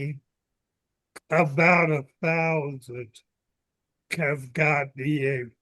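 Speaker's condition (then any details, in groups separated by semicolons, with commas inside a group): ALS; seventh year of disease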